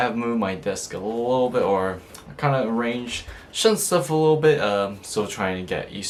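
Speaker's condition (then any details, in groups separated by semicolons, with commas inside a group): No condition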